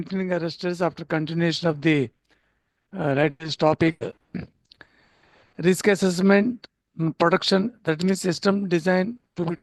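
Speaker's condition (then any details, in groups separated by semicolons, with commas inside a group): No condition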